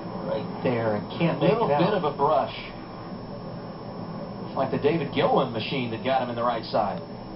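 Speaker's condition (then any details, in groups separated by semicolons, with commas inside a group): No condition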